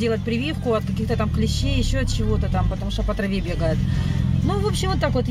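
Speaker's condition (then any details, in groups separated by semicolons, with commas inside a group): No condition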